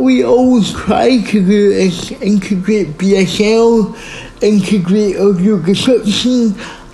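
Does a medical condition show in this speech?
Yes: speech impairment.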